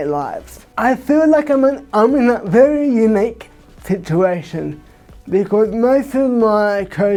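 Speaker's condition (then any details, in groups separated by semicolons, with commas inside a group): Cerebral palsy; from birth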